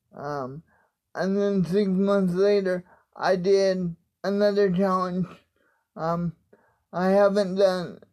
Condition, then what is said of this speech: Cerebral palsy. You know, and to be honest with you, sometimes having a body and a voice that doesn't cooperate with me is very, very frustrating.